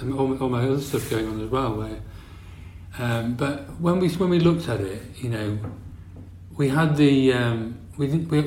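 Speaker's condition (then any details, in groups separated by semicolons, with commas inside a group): Parkinson's disease; degenerative neurological condition, brain lacks dopamine, symptoms about three years before diagnosis, no cure; quieter, mumbles a lot, new since onset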